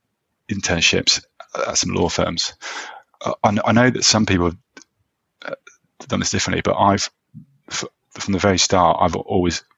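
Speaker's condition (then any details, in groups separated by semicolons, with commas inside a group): Stammering; past group therapy sessions gave temporary easier speech then relapse, past voluntary stammering practice; works on acceptance rather than fluency, discloses stammer openly, e.g. at interview start; speech blocks, gets stuck, amount of stammering varies between conversations; repeated sounds, blocks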